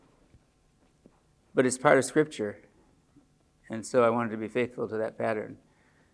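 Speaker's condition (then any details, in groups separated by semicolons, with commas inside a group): Parkinson's disease; age 74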